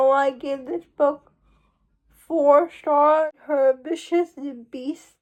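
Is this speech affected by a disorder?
Yes: cerebral palsy; uses wheelchair.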